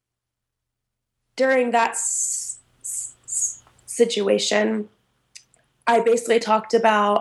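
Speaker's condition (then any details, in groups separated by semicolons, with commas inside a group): Stuttering; stuttering whole life, long hidden by avoiding talking, expected at 13 it would go away; quite a bit of noticeable stuttering in recording; more outward stuttering under stress, more in interviews, less with accepting listeners, phone hardest under time pressure; blocks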